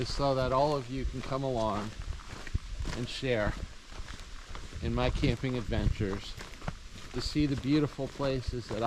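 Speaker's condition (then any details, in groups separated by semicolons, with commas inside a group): No condition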